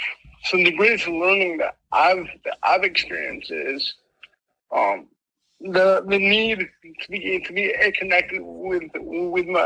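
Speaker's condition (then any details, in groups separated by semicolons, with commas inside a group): Mild cerebral palsy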